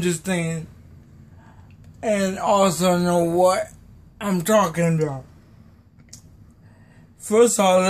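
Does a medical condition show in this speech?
Yes: cerebral palsy; may be hard to understand.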